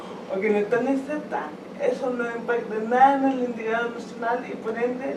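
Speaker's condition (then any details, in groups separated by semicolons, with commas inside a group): Cerebral palsy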